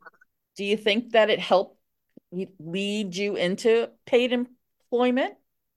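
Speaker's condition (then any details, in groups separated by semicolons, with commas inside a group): Stuttering; at times disabling, including its emotional complexity; past avoidance of phone calls and of situations where stuttering might happen, feared being heard stuttering; blocks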